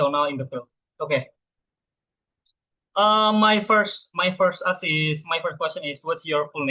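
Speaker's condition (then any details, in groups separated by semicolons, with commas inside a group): No condition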